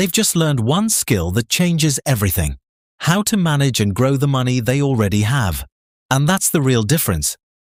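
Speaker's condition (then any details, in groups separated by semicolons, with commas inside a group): No condition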